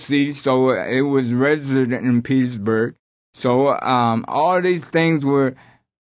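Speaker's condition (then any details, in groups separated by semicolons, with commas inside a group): Aphasia after strokes; singing suggested by doctor as therapy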